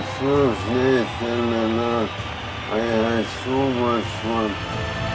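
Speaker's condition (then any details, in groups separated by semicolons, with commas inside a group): Motor neurone disease; difficulty speaking, abnormal jaw movement, worsening daily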